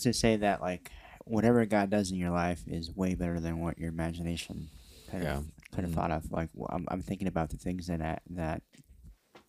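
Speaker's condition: Cleft lip and palate

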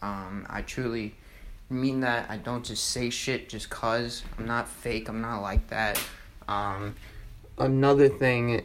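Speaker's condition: No condition

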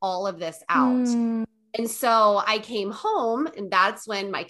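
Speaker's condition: No condition

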